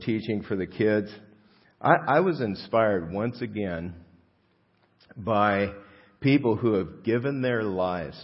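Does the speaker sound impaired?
No.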